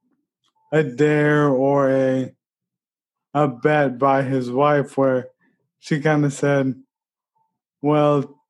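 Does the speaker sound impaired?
Yes: ALS; unable to run, uses wheelchair-specific running chair pushed by friend Bobby.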